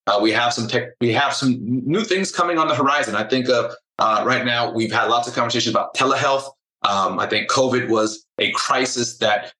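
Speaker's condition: No condition

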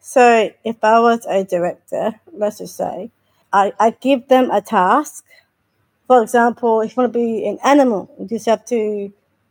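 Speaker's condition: Down syndrome; intellectual disability

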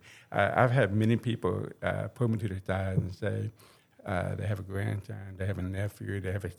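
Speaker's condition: Hearing impairment; cochlear implant on left side received on 50th birthday; uses cochlear implant

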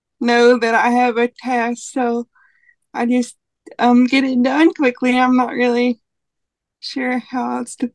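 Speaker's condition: Cerebral palsy; would like to have it

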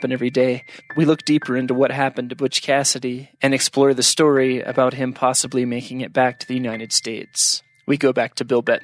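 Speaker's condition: No condition

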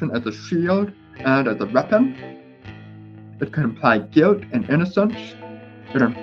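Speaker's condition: Deafness with speech impediment; born deaf

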